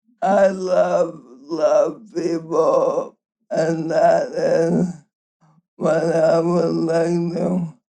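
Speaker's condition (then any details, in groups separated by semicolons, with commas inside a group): ALS; speaks softly, uses eye-gaze speech-generating device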